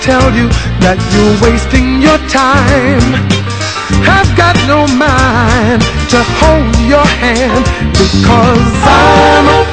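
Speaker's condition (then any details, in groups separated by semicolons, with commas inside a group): No condition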